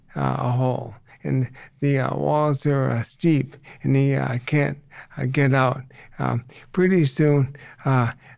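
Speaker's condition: ALS; reduced ability to get around

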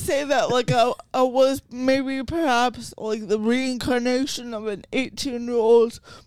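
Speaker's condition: Cerebral palsy

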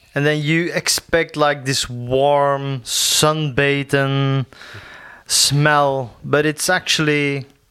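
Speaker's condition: No condition

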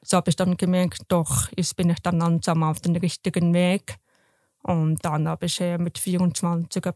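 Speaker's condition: Deafness; congenital profound hearing loss to deafness

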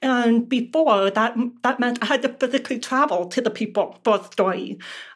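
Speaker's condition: Deafness; relies on lip reading

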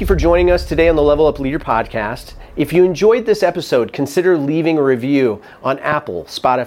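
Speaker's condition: No condition

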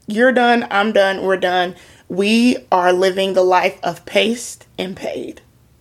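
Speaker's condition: No condition

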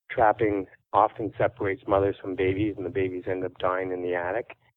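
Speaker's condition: No condition

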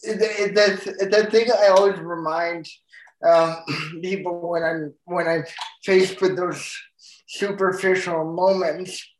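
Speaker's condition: Cerebral palsy; full-time wheelchair user

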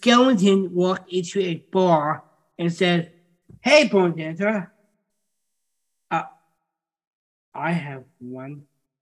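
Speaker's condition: Down syndrome; heart defect with two holes

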